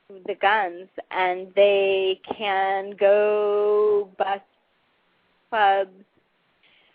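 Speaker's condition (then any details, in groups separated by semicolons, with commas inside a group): Cerebral palsy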